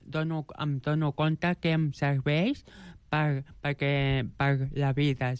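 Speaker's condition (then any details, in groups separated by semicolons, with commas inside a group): Joubert syndrome; present from birth; age 29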